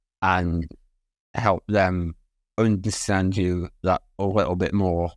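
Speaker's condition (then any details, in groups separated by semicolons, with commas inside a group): Spinal muscular atrophy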